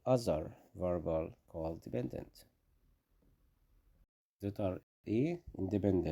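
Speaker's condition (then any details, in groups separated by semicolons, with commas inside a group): No condition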